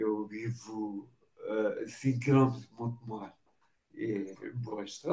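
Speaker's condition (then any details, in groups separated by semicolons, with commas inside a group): Machado-Joseph disease (sca3)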